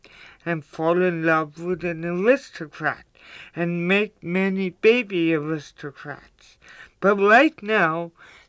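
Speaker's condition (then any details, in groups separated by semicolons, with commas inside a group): Cerebral palsy; cerebral palsy since childhood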